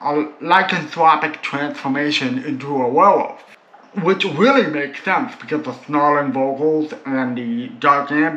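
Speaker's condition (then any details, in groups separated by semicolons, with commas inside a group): Cerebral palsy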